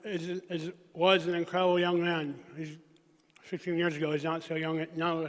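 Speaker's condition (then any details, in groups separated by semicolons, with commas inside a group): Traumatic brain injury; emergency tracheotomy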